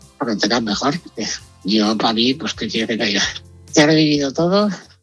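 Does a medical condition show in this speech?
Yes: Duchenne muscular dystrophy; childhood falls, diagnosed at 6 by biopsy, hospital San Juan de Dios, adolescent scoliosis surgery, poor gait; age 43, fully dependent for daily care, needs breathing assistance, muscles too atrophied to breathe unaided; Aragonese accent noted by host.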